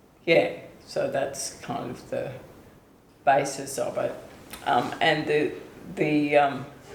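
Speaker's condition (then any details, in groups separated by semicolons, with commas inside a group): ALS/MND; onset foot drop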